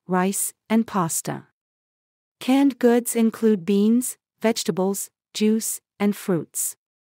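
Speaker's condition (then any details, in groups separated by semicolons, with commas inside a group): No condition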